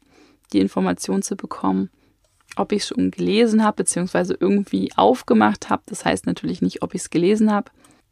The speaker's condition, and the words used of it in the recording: No condition.